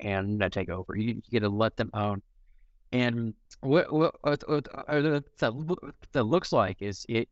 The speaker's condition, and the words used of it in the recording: Stuttering. And yes, I do stutter. So your audio is not buffering.